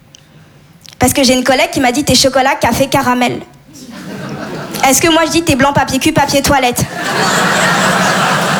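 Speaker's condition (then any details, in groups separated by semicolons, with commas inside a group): No condition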